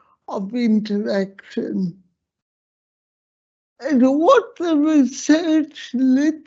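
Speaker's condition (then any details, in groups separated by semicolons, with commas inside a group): Slurred speech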